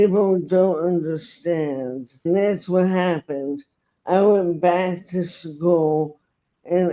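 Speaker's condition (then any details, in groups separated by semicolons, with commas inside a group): Traumatic brain injury; left arm spastic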